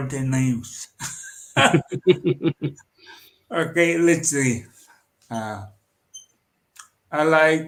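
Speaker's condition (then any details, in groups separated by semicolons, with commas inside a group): Cerebral palsy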